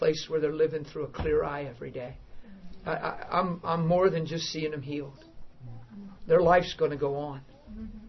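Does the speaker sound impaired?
No.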